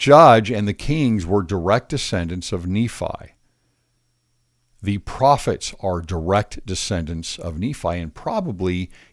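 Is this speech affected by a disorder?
No.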